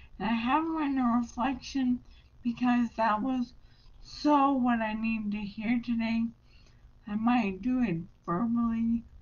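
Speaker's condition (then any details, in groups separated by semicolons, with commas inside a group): Brain injury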